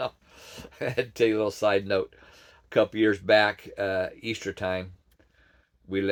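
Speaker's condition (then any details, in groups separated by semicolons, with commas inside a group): No condition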